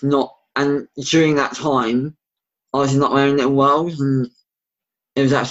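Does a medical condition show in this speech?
Yes: bilateral cleft lip and palate; congenital, severe, found at birth, over 30 operations, surgeries repeated 3-4 times, many grommets, bleeding ear infections, very poor childhood hearing; relearned speech after each palate surgery, practiced alphabet.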